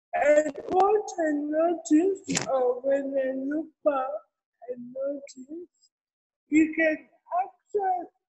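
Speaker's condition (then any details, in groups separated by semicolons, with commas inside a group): Cerebral palsy; other children thought talking different in childhood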